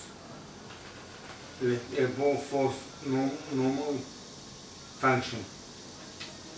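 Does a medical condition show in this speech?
Yes: traumatic brain injury; severe, motorcycle accident, coma; about 6 years, stem cell treatment, poor balance, cannot walk alone; speech problems, struggles to express, loud shouting outbursts.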